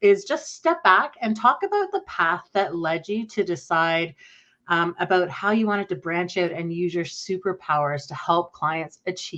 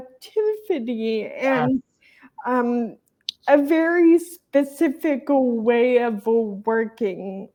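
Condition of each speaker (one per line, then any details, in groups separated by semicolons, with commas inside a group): No condition
Traumatic brain injury; still slows things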